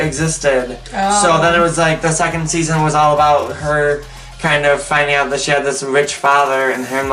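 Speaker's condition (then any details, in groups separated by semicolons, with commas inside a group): No condition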